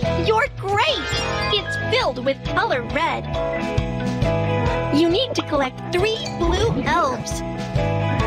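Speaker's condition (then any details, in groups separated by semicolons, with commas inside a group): No condition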